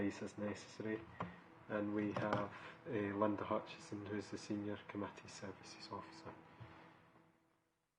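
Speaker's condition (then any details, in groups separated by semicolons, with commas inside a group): No condition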